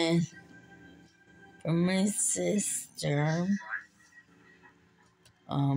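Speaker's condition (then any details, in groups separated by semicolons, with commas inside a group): Muscular dystrophy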